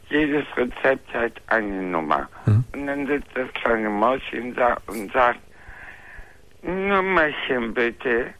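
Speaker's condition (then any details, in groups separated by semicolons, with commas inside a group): Floor of mouth cancer; speaks differently, mostly understood, some words asked again, mute right after surgery, wrote notes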